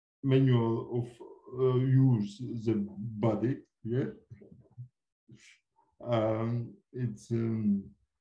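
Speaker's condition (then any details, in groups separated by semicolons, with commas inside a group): Cerebral palsy; from birth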